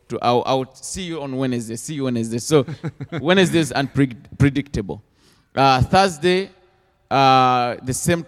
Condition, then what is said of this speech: No condition.